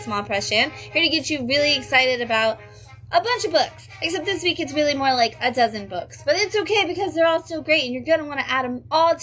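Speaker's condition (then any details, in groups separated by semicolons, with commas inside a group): No condition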